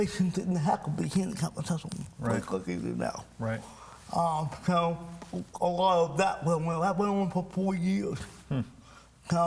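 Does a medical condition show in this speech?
Yes: cerebral palsy; speech impairment.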